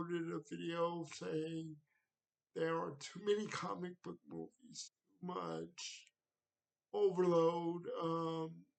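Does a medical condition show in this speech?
Yes: cerebral palsy.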